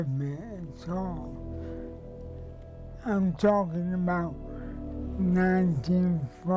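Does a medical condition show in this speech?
Yes: cerebral palsy; spastic, diagnosed in childhood.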